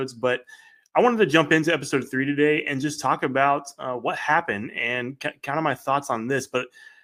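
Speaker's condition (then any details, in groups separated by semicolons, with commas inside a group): No condition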